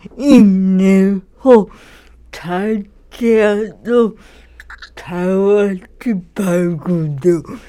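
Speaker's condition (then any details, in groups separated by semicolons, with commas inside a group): Cerebral palsy; severe disability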